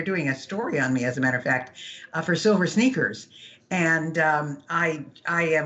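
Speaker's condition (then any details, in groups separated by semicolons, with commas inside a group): No condition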